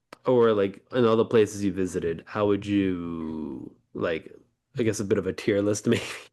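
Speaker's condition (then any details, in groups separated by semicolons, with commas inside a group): No condition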